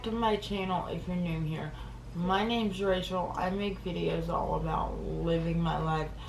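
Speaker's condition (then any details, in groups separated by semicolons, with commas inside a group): Cerebral palsy; severe hip arthritis, hip resection surgery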